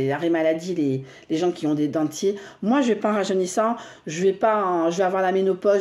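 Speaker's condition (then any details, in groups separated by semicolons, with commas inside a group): No condition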